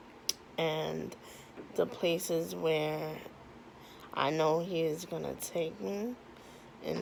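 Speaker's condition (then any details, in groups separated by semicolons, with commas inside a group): Cerebral palsy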